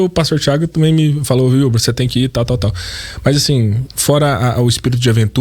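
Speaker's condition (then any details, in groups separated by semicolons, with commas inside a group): No condition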